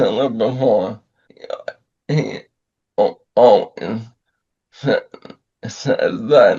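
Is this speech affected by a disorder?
Yes: ALS; about two years since onset.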